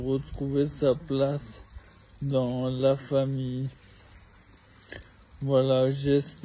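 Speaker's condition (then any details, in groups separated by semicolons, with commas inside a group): ALS (maladie de Charcot); needs home care aide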